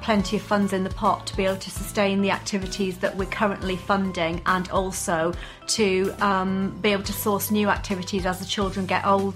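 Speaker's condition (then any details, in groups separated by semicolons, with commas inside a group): No condition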